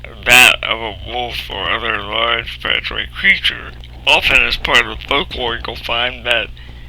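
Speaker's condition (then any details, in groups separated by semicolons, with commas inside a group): Cerebral palsy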